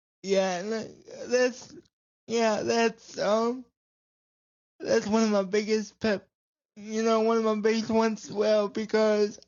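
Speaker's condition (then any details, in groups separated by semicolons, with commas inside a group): Cerebral palsy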